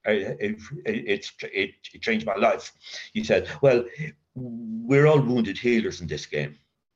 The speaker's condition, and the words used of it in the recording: Stuttering. And then my stutter went from being it was no longer overt.